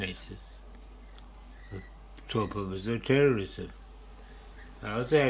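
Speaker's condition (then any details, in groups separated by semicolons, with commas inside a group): Parkinson's disease; idiopathic per hospital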